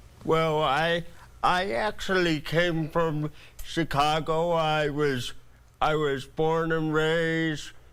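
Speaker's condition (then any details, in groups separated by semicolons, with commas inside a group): Cerebral palsy; birth oxygen deprivation, 30 minutes not breathing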